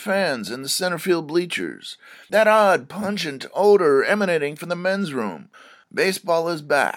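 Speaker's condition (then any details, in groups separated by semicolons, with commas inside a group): No condition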